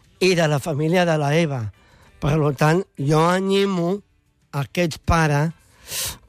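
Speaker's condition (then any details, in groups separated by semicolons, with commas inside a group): Down syndrome; congenital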